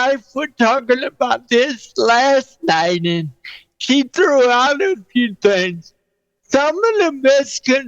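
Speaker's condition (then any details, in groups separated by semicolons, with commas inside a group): Cerebral palsy; present since birth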